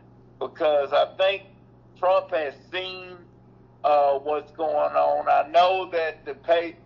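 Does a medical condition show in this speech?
Yes: cerebral palsy; mobility affected, previously off feet.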